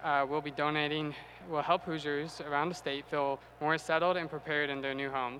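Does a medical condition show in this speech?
No.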